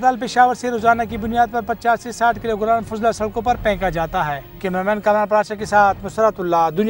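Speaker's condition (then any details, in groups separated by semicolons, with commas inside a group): No condition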